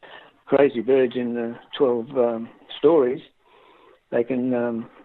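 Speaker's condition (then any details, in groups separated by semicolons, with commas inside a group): Parkinson's disease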